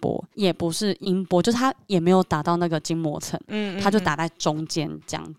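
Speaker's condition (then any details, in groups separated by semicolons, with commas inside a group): Submucous cleft palate; submucous cleft palate since childhood, former underbite, braces, insurance-covered orthognathic surgery advancing upper, retracting lower jaw; recent cough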